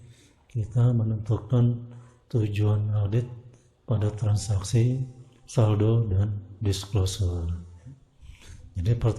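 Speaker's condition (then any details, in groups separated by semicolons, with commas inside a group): No condition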